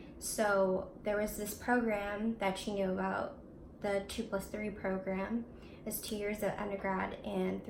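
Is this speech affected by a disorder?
No.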